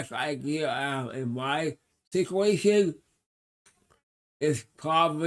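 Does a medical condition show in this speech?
Yes: cerebral palsy.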